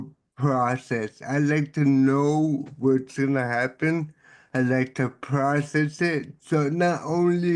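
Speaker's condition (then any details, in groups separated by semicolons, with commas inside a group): Cerebral palsy; difficulty staying still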